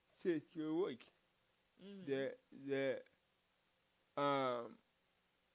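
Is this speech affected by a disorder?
Yes: cerebral palsy; from birth.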